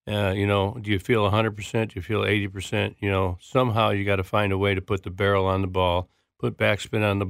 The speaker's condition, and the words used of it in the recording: Parkinson's disease. Because my speech is, it's tough. Like I have to do speech therapies and, you know, so